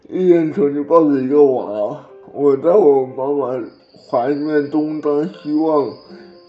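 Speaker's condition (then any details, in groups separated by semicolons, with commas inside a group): Cerebral palsy; learned to walk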